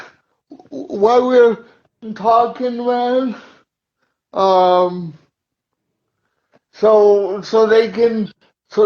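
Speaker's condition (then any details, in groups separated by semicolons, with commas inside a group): Cerebral palsy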